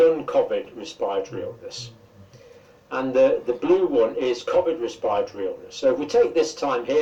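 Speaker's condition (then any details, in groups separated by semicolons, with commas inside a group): No condition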